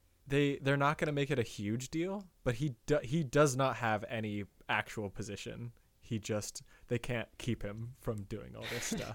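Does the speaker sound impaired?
No.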